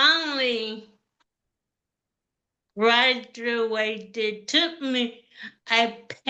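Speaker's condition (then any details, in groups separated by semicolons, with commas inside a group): Cerebral palsy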